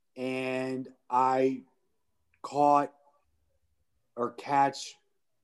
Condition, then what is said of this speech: Aphasia. I'm like, no, this is where I live, not the other. And so, like, that's, I thought I said DeCoverly, but obviously I didn't.